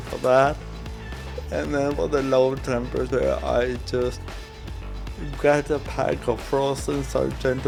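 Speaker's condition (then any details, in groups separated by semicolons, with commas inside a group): Cerebral palsy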